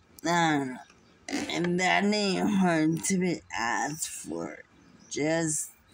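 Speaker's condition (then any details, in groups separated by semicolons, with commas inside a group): Muscular dystrophy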